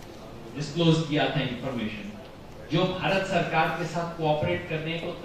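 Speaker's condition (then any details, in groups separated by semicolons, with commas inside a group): No condition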